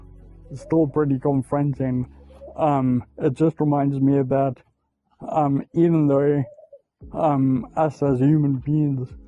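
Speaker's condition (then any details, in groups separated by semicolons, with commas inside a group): Friedreich's ataxia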